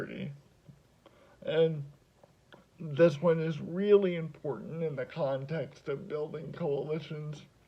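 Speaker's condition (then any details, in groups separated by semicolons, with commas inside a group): Cerebral palsy; spasticity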